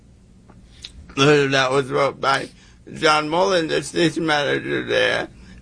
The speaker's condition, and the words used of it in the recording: Cerebral palsy. So I went to Toastmasters in hopes to better my speaking for play-by-play